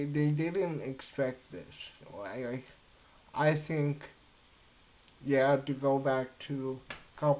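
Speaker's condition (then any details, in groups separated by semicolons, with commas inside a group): Cerebral palsy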